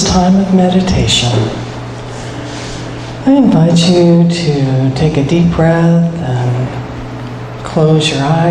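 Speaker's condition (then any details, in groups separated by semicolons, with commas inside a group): No condition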